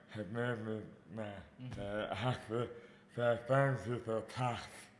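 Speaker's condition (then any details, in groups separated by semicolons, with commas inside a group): Dystonia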